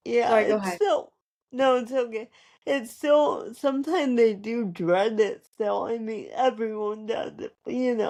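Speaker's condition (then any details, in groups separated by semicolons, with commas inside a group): Cerebral palsy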